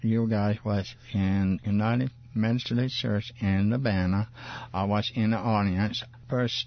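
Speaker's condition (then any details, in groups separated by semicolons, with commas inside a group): Parkinson's disease; described by speaker as in remission; voice clearer after weekly Monday evening talks with Stephen McClary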